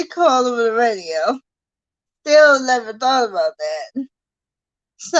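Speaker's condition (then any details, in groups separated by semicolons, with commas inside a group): Cerebral palsy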